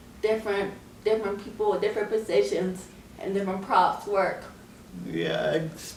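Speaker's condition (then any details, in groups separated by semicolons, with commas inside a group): Cerebral palsy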